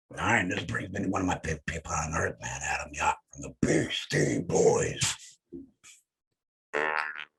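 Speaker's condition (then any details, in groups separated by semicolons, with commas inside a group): Head and neck cancer; laryngectomy; voice lost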